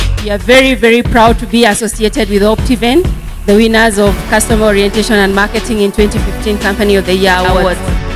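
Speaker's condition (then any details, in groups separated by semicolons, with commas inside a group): No condition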